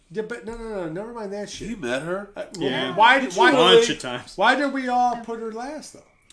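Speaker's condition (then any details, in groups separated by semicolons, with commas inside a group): No condition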